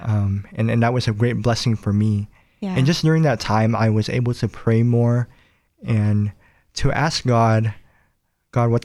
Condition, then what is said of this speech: Cleft palate. So I'm very blessed to just be here speaking with you.